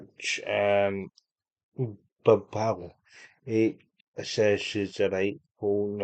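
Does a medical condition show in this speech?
Yes: cerebral palsy; unable to walk.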